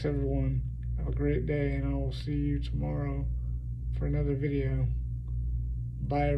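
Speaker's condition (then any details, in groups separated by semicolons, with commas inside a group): Cerebral palsy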